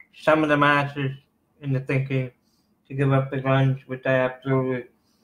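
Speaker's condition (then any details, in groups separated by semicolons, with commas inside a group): Cerebral palsy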